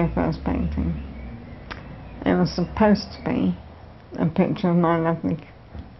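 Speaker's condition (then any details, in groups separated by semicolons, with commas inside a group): Multiple sclerosis; jaw ache, drooling when painting with mouth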